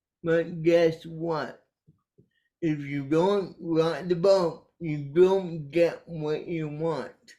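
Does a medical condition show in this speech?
Yes: cerebral palsy; caused by brainstem aneurysm.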